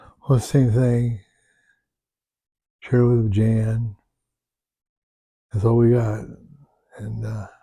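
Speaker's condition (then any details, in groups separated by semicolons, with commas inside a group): Parkinson's disease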